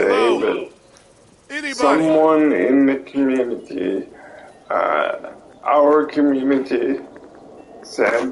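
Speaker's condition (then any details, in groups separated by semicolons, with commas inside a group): Cerebral palsy; limbs affected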